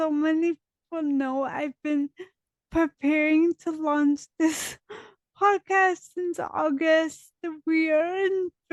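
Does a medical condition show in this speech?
Yes: dystonia; diagnosed age 10, now 33, on medication.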